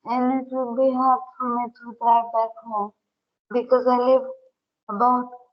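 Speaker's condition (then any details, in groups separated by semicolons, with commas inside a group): Brain injury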